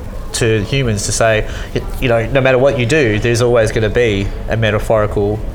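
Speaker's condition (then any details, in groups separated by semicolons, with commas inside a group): Cleft lip and palate; repeated hospital stays and surgeries as a baby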